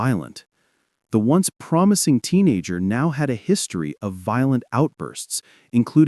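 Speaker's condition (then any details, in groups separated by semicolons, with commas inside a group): No condition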